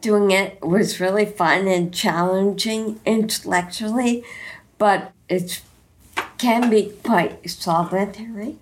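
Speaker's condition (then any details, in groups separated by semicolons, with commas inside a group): Friedreich's ataxia; slurred speech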